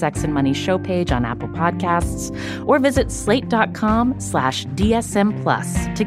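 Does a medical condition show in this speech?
No.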